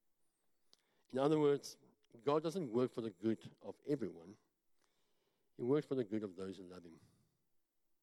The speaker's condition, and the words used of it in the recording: Cleft palate. Now, I was born with a cleft palate. That's why I talk so funny.